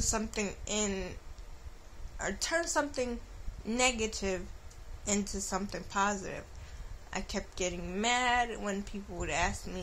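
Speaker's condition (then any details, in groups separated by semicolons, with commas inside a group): Cerebral palsy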